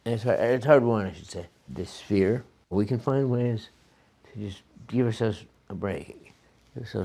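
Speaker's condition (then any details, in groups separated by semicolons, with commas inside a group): Parkinson's disease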